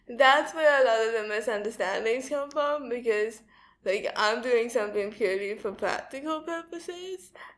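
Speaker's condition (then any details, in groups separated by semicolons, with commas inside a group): Cerebral palsy; diagnosed at 11 months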